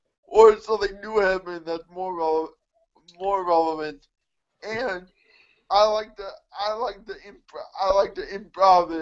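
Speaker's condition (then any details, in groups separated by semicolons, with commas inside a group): Cerebral palsy; mixed quadriplegia, birth brain injury, spinal fusion with rods; age 26, physically very severe, mobility worsening, two-person lift; affects all muscles including speech, speech impediment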